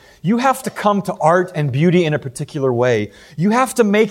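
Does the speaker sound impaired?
No.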